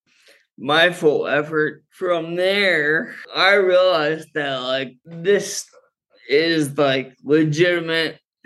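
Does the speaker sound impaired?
Yes: Friedreich's ataxia; managed with cannabis for neuropathic pain.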